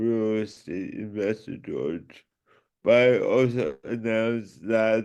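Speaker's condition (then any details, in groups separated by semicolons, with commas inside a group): Cerebral palsy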